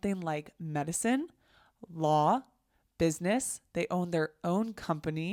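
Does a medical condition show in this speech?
No.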